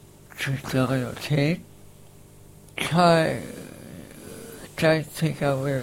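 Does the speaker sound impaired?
Yes: facioscapulohumeral muscular dystrophy, facioscapulohumeral (FSHD); early prognosis life to 14-19.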